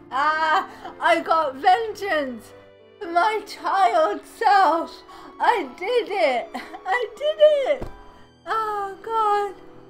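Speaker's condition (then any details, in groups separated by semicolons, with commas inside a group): Cerebral palsy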